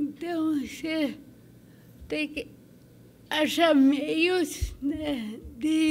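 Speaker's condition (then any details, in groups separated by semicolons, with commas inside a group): Cerebral palsy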